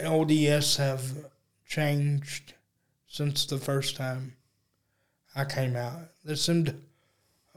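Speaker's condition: Cerebral palsy; uses electric wheelchair

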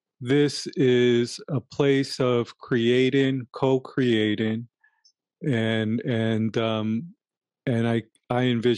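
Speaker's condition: No condition

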